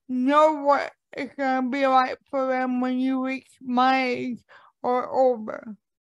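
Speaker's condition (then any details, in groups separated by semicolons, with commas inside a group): Cerebral palsy; impaired speech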